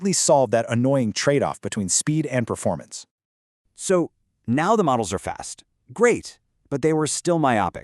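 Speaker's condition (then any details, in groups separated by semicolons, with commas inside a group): No condition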